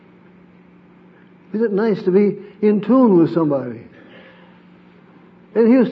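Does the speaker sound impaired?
Yes: Parkinson's disease; diagnosed while wife was dying of cancer.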